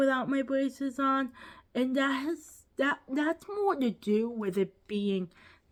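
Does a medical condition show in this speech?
Yes: cerebral palsy.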